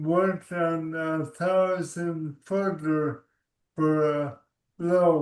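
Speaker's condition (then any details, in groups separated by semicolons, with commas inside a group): ALS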